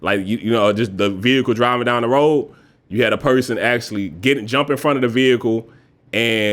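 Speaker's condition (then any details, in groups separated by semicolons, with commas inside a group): No condition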